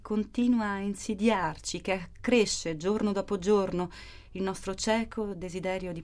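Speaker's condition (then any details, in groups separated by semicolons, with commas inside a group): No condition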